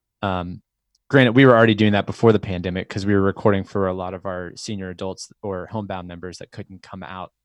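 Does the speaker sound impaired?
No.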